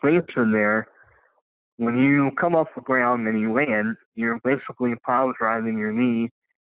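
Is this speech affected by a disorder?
Yes: cleft lip and palate; congenital.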